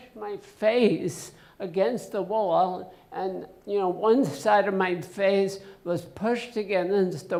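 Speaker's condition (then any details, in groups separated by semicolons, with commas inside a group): Essential tremor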